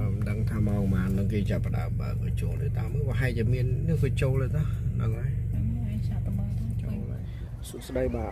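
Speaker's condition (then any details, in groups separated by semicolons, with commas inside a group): No condition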